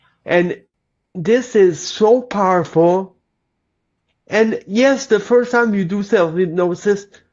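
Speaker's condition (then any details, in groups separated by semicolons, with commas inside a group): Cerebral palsy; lifelong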